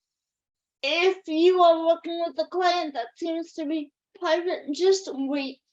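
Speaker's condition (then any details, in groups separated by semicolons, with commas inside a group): Cerebral palsy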